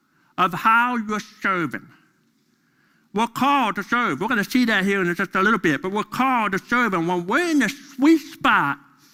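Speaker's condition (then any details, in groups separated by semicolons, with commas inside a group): Deafness; deaf during school years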